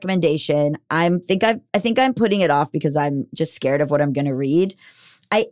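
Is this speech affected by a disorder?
No.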